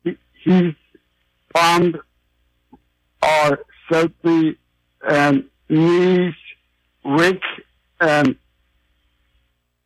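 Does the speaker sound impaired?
Yes: aphasia after stroke; stroke about six years ago, aphasia began four years after stroke; knows the word but cannot say it, hard speaking, singing a song very difficult.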